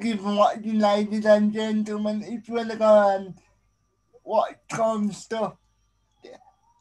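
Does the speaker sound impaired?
Yes: spastic quadriplegic cerebral palsy; stutters a lot.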